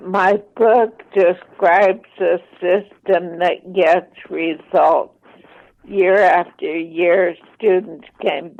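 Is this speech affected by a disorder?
Yes: ALS, mild; affects hands and fingers; voice slightly impaired.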